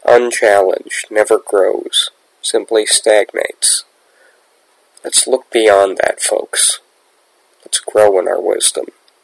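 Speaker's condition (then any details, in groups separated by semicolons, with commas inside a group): No condition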